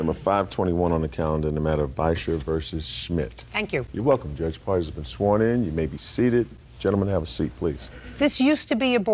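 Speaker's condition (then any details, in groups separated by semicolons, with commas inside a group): No condition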